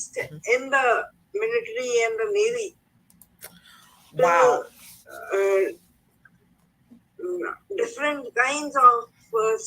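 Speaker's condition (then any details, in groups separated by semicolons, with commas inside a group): Cerebral palsy; speech affected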